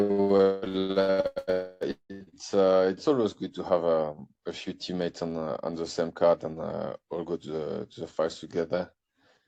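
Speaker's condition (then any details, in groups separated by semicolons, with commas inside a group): No condition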